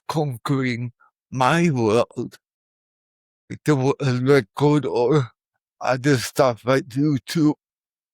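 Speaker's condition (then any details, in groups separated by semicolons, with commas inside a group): Cerebral palsy; from birth; words not very clear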